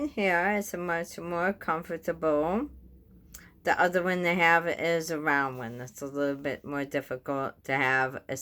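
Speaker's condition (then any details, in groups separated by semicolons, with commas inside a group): Bulbar onset ALS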